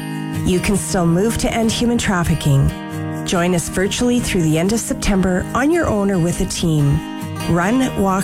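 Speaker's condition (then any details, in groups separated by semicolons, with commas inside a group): No condition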